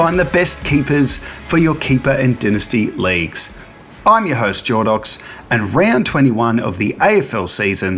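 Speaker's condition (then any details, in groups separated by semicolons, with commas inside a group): No condition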